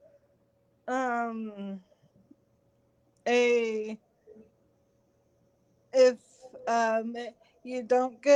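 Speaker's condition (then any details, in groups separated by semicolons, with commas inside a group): Cerebral palsy; since birth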